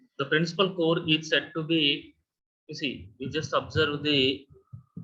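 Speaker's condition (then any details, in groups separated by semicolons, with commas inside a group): No condition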